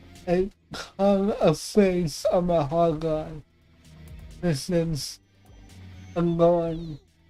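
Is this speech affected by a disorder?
Yes: cerebral palsy; affects voice.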